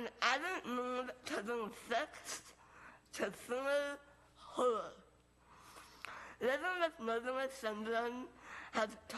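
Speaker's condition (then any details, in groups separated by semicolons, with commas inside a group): Moebius syndrome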